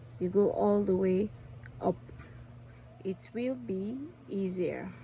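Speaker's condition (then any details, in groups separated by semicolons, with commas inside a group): No condition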